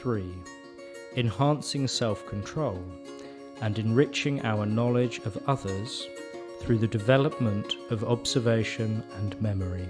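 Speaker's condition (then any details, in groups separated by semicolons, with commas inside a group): No condition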